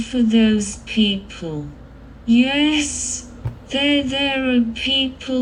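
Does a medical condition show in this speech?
Yes: cerebral palsy.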